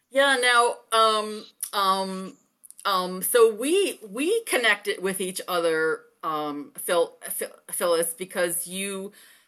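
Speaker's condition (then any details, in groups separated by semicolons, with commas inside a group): Stutter; stutter since childhood, hid stuttering for 30 years, later attended stuttering support groups; formerly avoided speaking situations, speechless at first self-help group meeting, said name and stutter by fourth or fifth; repeated sounds, repeated words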